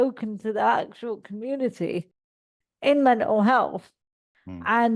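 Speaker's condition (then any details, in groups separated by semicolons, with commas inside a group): Cerebral palsy; all four limbs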